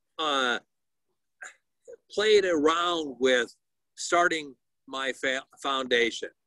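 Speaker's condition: Aphasia; aphasia after stroke, woke with whole right side paralyzed, talking improving each month and year; can talk, loses about half the words in conversation, frequent hesitations; initially no talking, now halting telegraphic speech, many fillers and pauses, missing words

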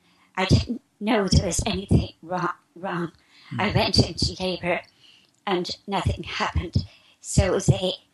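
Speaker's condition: Spasmodic dysphonia; described as strangulation of the esophagus

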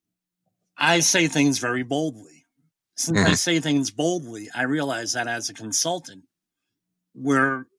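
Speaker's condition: Bilateral cleft lip and palate; congenital bilateral cleft lip and cleft palate

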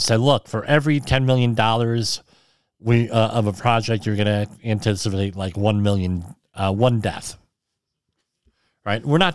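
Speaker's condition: Cleft lip and palate

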